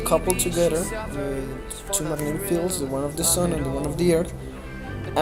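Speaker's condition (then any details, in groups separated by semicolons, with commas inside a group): No condition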